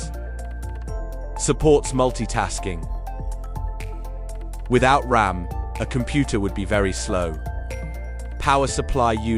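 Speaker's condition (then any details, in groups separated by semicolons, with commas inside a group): No condition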